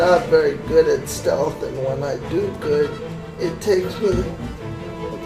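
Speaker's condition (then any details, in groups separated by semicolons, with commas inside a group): Cerebral palsy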